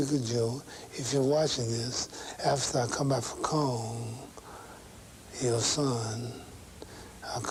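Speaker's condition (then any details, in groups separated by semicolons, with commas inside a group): Parkinson's syndrome; sometimes slurred speech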